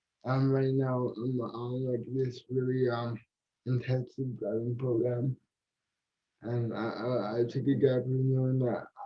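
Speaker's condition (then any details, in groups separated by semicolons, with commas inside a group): Cerebral palsy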